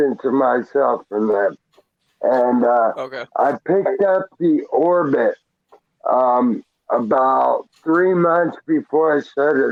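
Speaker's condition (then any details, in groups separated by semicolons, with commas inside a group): Traumatic brain injury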